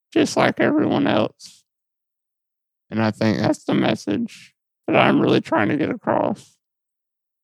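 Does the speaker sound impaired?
Yes: muscular dystrophy; muscle atrophy and weight loss.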